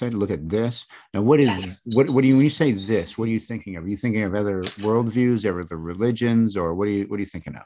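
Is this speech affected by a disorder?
No.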